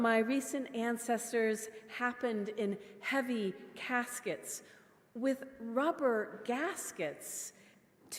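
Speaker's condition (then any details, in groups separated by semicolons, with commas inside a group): No condition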